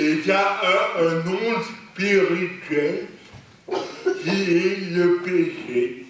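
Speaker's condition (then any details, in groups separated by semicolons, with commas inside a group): Cerebral palsy; lifelong, non-progressive; stable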